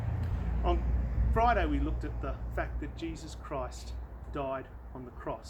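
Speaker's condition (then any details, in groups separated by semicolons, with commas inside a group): No condition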